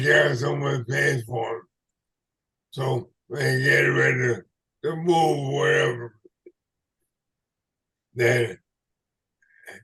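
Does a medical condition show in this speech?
Yes: ALS/MND.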